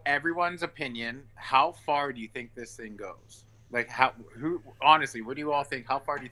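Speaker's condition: No condition

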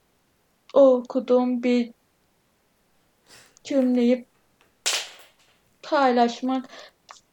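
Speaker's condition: Stuttering; other stutterers in family, attends stuttering self-help groups; stuttering a lot during recording; frequent part-word and syllable repetitions, fillers, heavy stuttering; blocks

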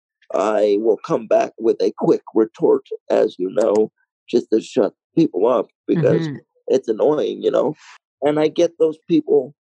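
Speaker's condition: Cerebral palsy, mild

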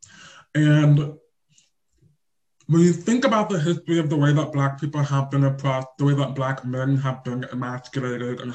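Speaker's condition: Deaf or hard of hearing; on deaf spectrum

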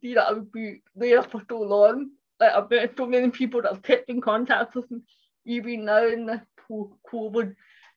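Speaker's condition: Cerebral palsy; speech impairment

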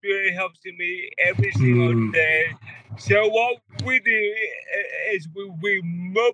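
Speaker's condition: Cerebral palsy; wheelchair user

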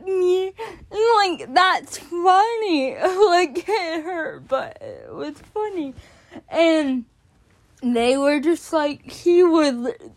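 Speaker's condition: Cerebral palsy; born addicted

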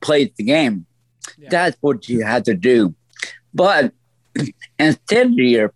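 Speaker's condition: Stroke; voice altered since stroke, lasting effect

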